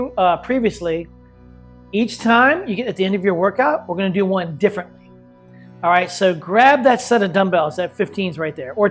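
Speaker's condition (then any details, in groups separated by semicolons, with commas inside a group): No condition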